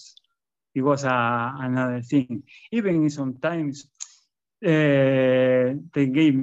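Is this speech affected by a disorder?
Yes: stuttering; stutter in public speaking, attributed to lifelong shyness and introversion; stutters a lot when talking in public; here prolonged sounds.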